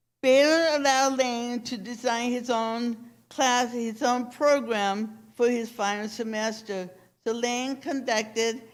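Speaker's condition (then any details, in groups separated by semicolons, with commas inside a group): Cerebral palsy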